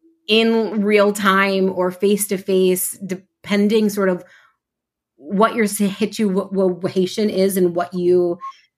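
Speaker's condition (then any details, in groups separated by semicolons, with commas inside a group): Stuttering; amount of stuttering; repeated sounds, prolonged sounds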